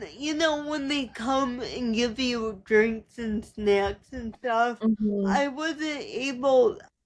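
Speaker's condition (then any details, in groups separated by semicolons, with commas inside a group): Cerebral palsy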